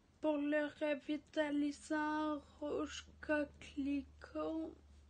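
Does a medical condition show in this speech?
Yes: ataxia; degenerative.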